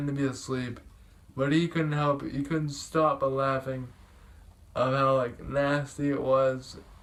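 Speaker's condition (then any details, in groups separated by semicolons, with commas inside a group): Cerebral palsy; able to speak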